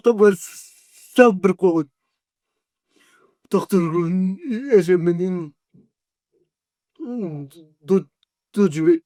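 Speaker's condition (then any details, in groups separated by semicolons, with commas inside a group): Cerebral palsy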